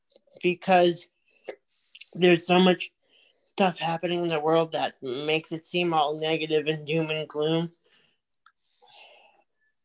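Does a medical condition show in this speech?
Yes: cerebral palsy; from birth.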